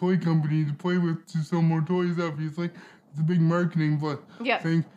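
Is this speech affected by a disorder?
Yes: cerebral palsy; spastic.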